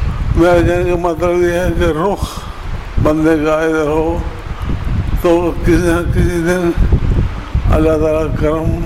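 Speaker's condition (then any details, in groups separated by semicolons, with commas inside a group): Difficulty speaking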